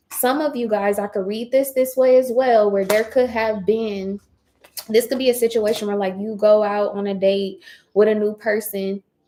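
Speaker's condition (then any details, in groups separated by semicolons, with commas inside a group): No condition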